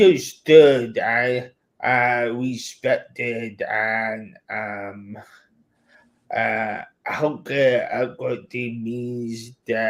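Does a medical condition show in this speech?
Yes: cerebral palsy; affects speech.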